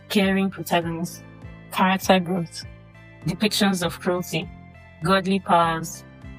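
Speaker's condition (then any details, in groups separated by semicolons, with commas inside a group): No condition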